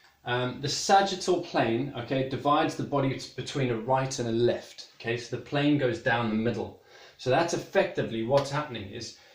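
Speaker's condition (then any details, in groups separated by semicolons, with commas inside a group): No condition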